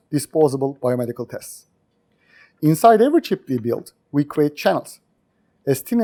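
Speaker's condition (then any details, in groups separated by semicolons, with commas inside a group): No condition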